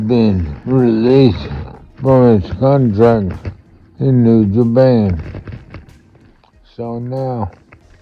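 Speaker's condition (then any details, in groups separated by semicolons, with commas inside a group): Multiple sclerosis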